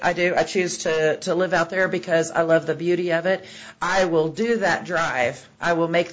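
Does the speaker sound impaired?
No.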